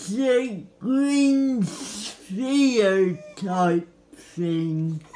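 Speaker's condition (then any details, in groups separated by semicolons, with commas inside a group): Cerebral palsy; spastic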